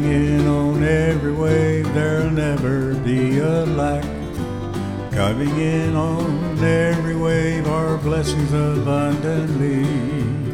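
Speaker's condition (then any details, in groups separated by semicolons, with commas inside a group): No condition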